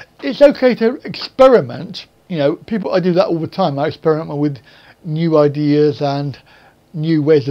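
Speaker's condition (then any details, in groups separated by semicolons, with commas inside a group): Cerebral palsy; back surgery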